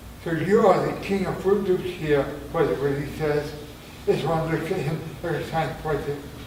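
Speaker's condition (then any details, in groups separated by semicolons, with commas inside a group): Traumatic brain injury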